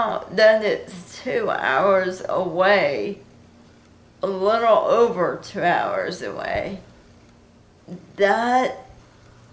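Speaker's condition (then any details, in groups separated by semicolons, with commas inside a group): Cerebral palsy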